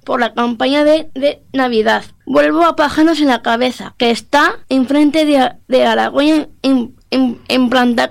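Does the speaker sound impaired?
Yes: Down syndrome; physical features make disability noticeable, attends Fundación Down Zaragoza; adult, 27 years old.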